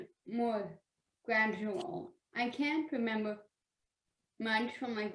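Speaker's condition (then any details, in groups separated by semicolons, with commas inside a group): Speech apraxia; hard to send messages to speech muscles, sounds slow, unclear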